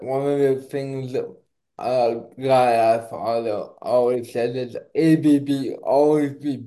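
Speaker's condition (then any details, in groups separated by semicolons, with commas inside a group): Cerebral palsy; caused by cardiac arrest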